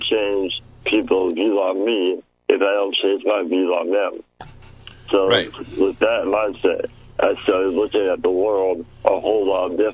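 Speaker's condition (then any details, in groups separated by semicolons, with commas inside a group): Muscular dystrophy; childhood onset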